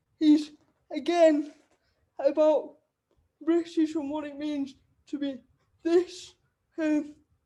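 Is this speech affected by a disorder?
Yes: cerebral palsy; wheelchair user.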